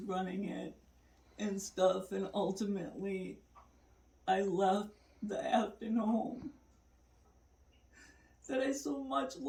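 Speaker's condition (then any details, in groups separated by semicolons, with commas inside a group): Multiple sclerosis; diagnosed at age 21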